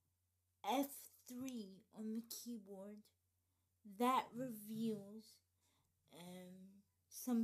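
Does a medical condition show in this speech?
Yes: cerebral palsy.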